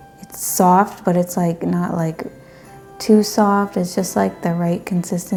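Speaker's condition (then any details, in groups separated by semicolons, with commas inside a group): No condition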